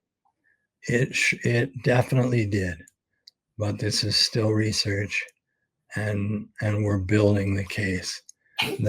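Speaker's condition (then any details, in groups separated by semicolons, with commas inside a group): ALS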